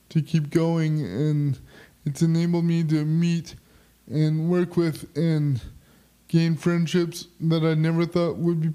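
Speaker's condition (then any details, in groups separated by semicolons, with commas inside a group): Quad spastic cerebral palsy, spastic quadriplegic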